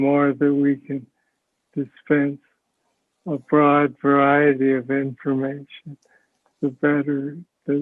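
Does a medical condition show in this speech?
Yes: Parkinson's disease; speech sounds like mush.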